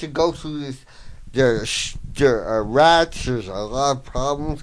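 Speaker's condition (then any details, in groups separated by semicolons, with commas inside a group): Voice box damage, traumatic brain injury; lost singing voice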